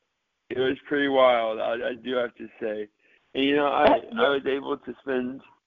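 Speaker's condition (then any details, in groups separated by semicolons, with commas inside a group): Cerebral palsy; mild cerebral palsy, diagnosed at age 3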